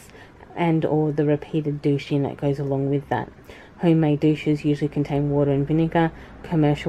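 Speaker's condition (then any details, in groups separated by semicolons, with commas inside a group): No condition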